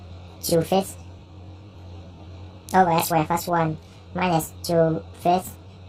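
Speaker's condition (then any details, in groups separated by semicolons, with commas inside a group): No condition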